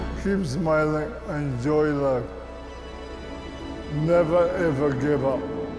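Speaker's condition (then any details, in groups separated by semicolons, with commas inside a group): Motor neurone disease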